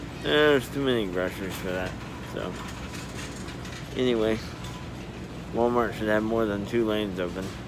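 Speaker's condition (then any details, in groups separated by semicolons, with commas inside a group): Spastic diplegia cerebral palsy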